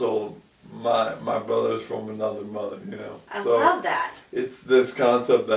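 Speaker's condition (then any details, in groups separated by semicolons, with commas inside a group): ALS; about 2 years since onset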